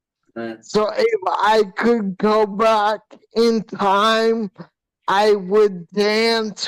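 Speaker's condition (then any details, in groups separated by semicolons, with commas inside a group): Hydrocephalus with shunt failure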